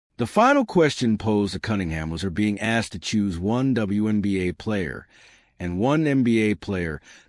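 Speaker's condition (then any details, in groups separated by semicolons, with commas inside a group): No condition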